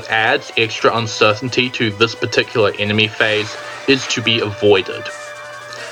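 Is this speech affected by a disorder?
No.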